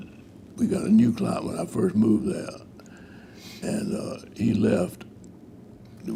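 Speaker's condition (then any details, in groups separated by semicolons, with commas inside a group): Parkinson's disease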